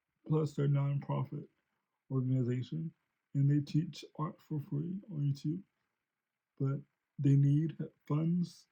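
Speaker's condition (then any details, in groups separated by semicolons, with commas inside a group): Cerebral palsy; since birth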